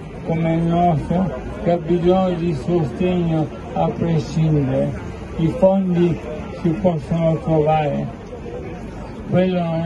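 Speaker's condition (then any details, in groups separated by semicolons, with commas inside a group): ALS; bulbar form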